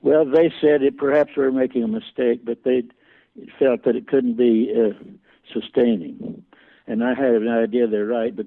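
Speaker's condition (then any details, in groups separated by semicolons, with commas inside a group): Parkinson's; slowly progressive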